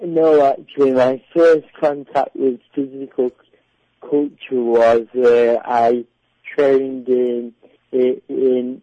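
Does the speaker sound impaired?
Yes: cerebral palsy; cerebral palsy from birth, predicted never to walk, walked with walking frame, prone to rounded shoulders; back training straightened posture and shoulders; delayed development and talking, speech therapy paid by parents.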